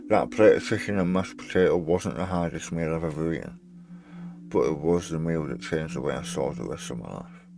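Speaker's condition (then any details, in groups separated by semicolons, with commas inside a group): Stage 4 tongue cancer; half tongue removed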